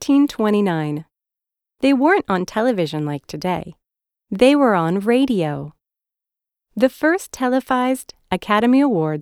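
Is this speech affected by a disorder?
No.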